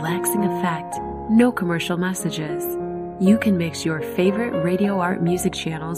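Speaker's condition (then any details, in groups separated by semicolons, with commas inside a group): No condition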